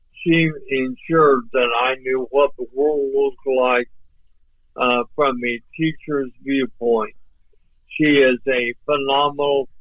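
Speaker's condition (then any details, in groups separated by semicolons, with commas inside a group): ALS; voice off but clear and understandable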